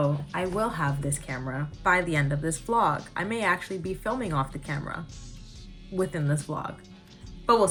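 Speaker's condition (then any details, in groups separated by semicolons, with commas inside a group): No condition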